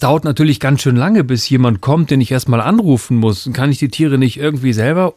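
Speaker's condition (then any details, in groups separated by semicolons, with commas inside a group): No condition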